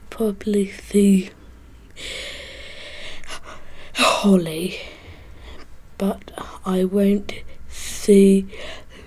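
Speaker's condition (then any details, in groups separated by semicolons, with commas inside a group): Stammer; childhood stammering, attended small stammering therapy group; attending course in London on coping with stammer; repeated sounds, prolonged sounds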